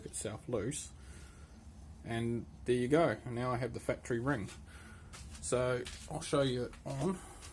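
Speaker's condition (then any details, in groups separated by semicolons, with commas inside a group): No condition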